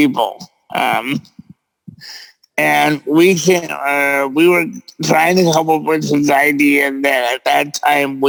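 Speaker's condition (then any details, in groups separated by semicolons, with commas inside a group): Cerebral palsy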